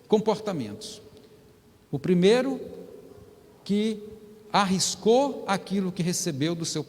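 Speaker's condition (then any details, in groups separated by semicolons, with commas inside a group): No condition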